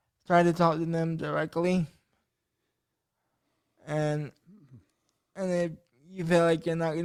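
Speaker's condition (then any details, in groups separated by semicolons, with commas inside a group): Cerebral palsy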